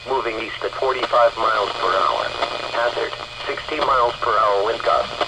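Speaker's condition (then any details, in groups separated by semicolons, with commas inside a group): No condition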